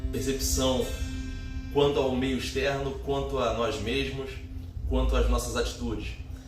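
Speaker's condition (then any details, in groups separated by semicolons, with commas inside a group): No condition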